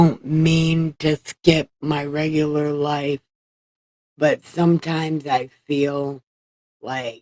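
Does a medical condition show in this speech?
Yes: brain injury; about 10 years after injury.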